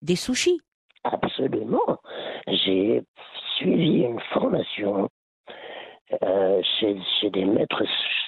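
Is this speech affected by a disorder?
Yes: laryngeal cancer; later lung cancer.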